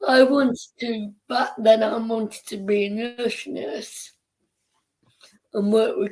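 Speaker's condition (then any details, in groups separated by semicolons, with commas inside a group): Cerebral palsy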